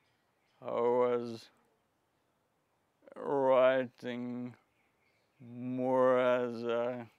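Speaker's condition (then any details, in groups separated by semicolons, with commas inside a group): Friedreich's ataxia; progressive, affects legs, arms, speech, hearing, heart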